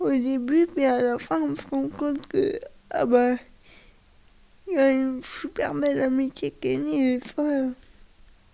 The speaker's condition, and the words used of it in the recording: Cerebral palsy. Et toi, je sais que tu as ce handicap de la parole, de l'expression.